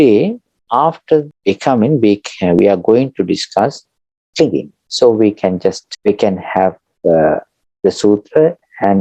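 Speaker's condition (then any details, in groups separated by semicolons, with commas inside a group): No condition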